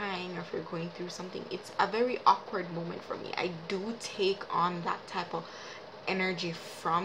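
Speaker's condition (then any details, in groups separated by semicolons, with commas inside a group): No condition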